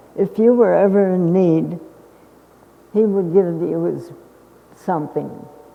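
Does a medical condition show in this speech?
Yes: essential tremor; more than half of life.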